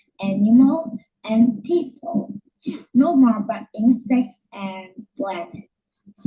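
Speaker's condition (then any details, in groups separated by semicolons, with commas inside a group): No condition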